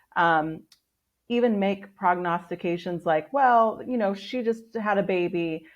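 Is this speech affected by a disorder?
No.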